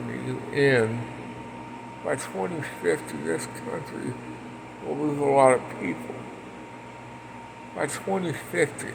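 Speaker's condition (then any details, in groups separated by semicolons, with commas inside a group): Parkinson's; speech impediment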